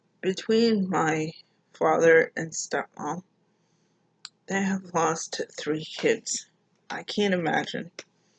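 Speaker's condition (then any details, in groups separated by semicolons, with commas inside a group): Mild cerebral palsy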